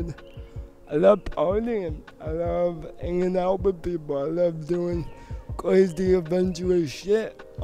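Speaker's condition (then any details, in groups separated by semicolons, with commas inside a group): Cerebral palsy; voice noticeably affected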